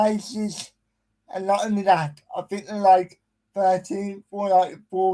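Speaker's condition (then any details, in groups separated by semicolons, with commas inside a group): Cerebral palsy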